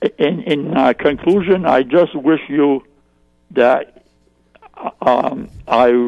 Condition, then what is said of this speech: Stuttering. Now, when I do karaoke, I do not stutter.